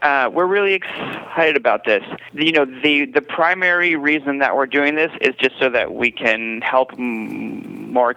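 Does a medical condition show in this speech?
Yes: stuttering; stuttering since age five; here repeated sounds, repeated words.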